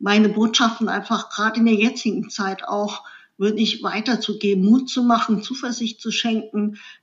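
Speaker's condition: Cleft lip and palate; after accident five months tube feeding, saliva swallowing not allowed, later esophagus surgery

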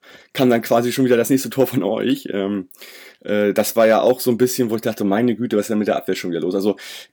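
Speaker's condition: No condition

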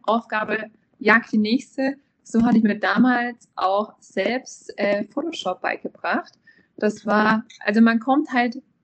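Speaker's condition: No condition

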